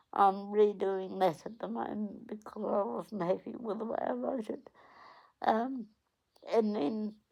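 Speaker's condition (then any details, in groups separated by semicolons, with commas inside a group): Cerebral palsy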